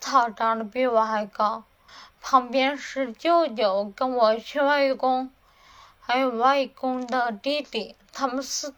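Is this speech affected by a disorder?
Yes: cerebellar atrophy, hereditary; slurred, muffled articulation, tongue not nimble, listeners struggle to understand.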